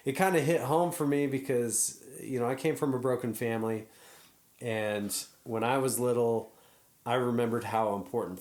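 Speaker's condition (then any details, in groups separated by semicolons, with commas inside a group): No condition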